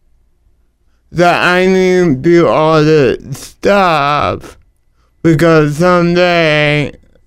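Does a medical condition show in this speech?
Yes: cerebral palsy; cerebral palsy from birth, muscle disorder, walking affected, fine motor hand skills affected, cannot write by hand, childhood therapy partly helped; talking affected.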